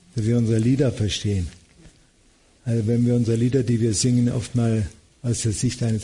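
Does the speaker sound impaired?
Yes: Parkinson's disease; diagnosed at age 57, began with resting hand tremor, confirmed by brain imaging; host asks for his voice to be made louder.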